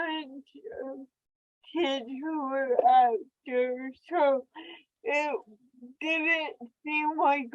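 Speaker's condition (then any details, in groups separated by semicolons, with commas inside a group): Cerebral palsy; much uncontrollable movement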